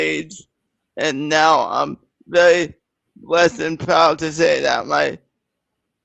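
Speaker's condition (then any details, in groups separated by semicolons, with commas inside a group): Cerebral palsy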